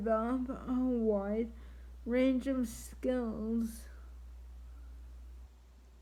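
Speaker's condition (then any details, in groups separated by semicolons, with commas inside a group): Triplegic cerebral palsy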